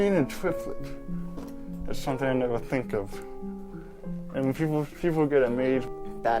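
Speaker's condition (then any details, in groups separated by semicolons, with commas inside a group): Cerebral palsy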